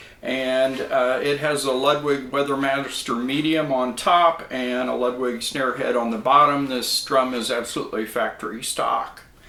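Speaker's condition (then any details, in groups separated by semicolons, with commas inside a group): No condition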